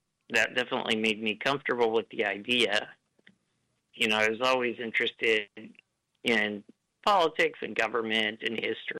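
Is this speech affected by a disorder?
Yes: Duchenne muscular dystrophy; diagnosed at age 3, power chair since about age 10, no ventilator in earlier school years; uses ventilator to breathe; ventilator may be audible, cadence slightly different.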